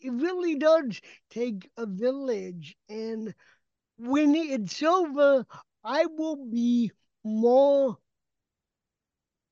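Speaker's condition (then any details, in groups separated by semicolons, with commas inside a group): Cerebral palsy; legs freeze in winter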